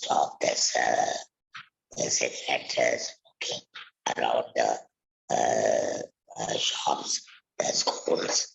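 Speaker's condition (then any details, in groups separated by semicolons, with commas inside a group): Laryngectomy for vocal cord cancer; laryngectomy, voice prosthesis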